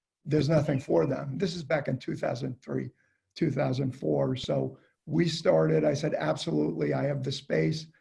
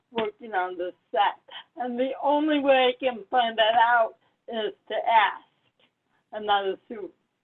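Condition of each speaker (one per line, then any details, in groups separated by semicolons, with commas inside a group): No condition
Cerebral palsy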